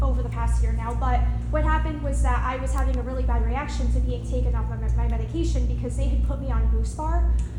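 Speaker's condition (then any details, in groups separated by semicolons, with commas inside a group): No condition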